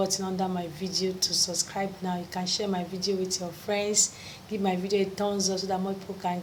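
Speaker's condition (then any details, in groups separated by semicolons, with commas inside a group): No condition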